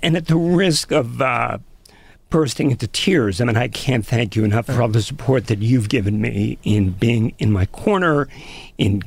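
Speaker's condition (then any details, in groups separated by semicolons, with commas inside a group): Spasmodic dysphonia; abductor (opening) form laryngeal dystonia, onset over past few years, worsened by stress, ended broadcast career; labored delivery, words slurring together, runs out of breath, lost range and normal inflection, comes and goes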